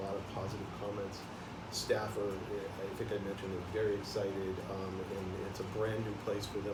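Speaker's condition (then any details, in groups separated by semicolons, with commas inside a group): No condition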